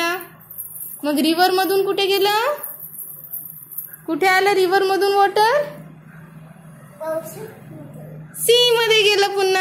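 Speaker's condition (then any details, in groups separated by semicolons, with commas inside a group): No condition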